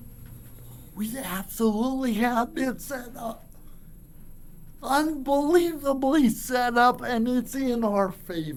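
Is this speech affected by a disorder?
Yes: cerebral palsy; from birth.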